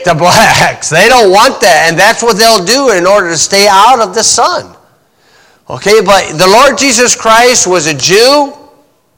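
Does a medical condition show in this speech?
No.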